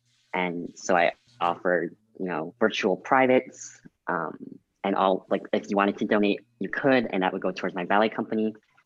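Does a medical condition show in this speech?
Yes: cleft lip and palate.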